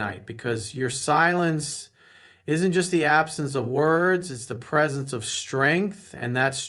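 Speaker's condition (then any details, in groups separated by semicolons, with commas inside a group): No condition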